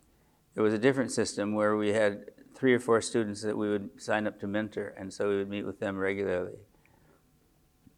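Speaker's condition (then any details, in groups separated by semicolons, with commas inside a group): Parkinson's disease; age 74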